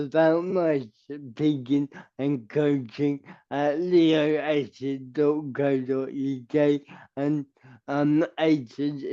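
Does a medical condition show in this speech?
Yes: cerebral palsy; permanent wheelchair user.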